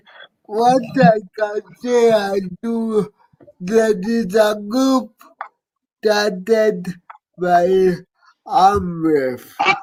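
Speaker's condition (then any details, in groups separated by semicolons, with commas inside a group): Cerebral palsy; no physiotherapy for last three months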